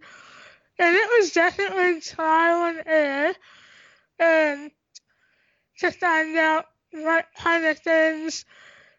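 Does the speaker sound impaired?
Yes: tracheostomy; congenital cystic hygroma of head and neck, lymphatic system, cysts in airway and esophagus, 50-60 surgeries; age 28, tracheostomy and stomach feeding tube since few days old, breathes through neck tube; doctors predicted never talking, learned to talk, unable to swallow, breathing effortful when running.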